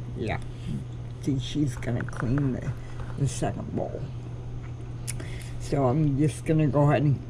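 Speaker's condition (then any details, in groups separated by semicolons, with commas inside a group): Cerebral palsy; cannot walk, crawls to get around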